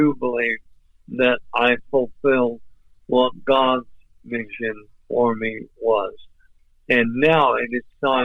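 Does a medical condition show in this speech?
Yes: ALS; voice off but clear and understandable.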